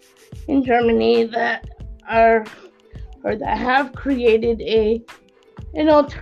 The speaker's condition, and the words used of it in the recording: Cerebral palsy. And it understands me a lot better.